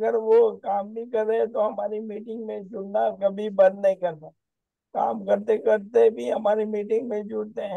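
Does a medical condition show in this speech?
Yes: ALS; onset right index finger.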